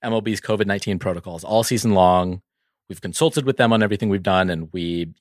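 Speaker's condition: No condition

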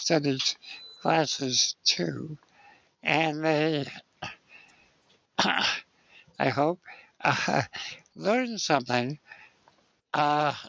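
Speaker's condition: Spinal muscular atrophy; 60 years old

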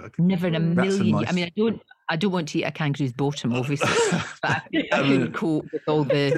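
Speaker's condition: No condition

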